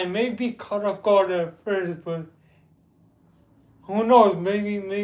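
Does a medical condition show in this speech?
Yes: cerebral palsy; with developmental delay.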